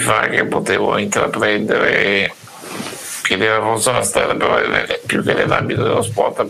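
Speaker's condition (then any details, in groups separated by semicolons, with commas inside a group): Duchenne muscular dystrophy; uses breathing ventilator, also during daytime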